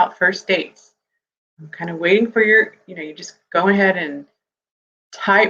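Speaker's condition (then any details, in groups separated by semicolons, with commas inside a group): No condition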